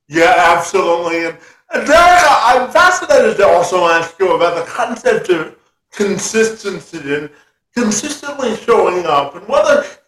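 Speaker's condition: Cerebral palsy; severe

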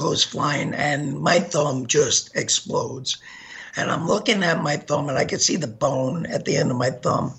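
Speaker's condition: Gunshot injury to voice box; hit spine

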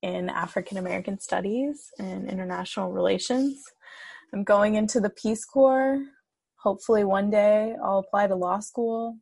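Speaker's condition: No condition

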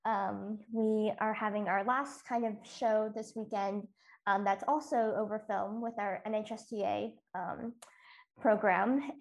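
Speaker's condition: Cleft lip and palate

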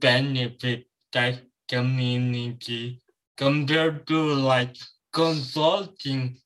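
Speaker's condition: Cerebral palsy

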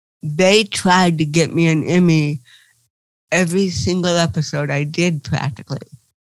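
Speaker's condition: Cerebral palsy; past Botox dependence

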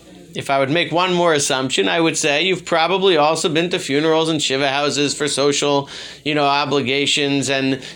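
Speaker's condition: No condition

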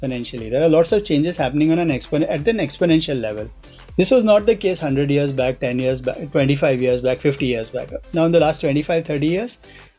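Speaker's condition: No condition

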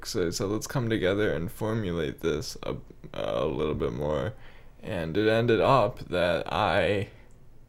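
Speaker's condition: Cerebral palsy, spastic quadriplegia; regular stretching

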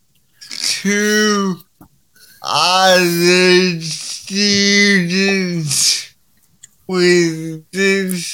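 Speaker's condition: Cerebral palsy; linked to preeclampsia at birth

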